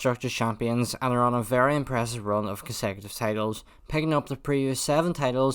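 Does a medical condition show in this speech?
No.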